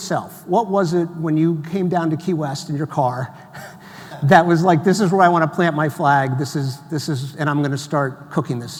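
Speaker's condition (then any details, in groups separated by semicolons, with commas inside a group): No condition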